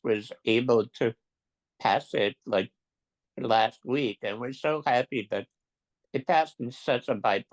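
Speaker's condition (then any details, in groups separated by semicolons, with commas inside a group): Duchenne muscular dystrophy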